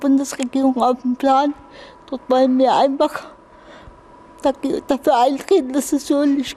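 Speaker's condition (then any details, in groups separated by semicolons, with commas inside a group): Infantile cerebral palsy, spastic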